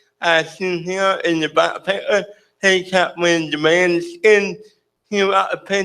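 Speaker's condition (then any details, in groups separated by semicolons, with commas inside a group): Cerebral palsy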